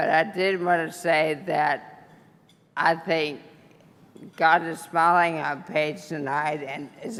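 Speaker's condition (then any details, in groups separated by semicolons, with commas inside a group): Brain injury; injury 20 years ago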